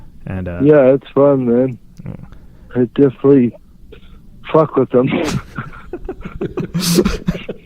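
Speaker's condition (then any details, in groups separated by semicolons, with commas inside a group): Cerebral palsy; unable to write or type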